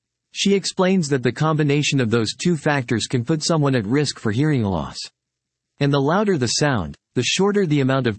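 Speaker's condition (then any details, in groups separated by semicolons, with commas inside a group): No condition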